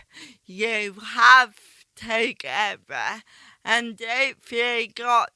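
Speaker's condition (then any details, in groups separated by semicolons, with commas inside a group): Ataxic cerebral palsy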